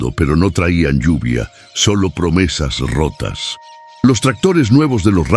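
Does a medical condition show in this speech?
No.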